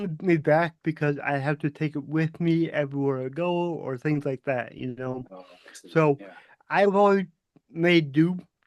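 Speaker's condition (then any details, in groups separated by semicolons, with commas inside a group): Cerebral palsy; from birth, affects muscles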